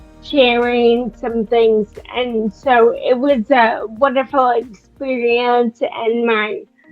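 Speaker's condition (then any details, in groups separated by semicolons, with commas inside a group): Friedreich's ataxia; speech affected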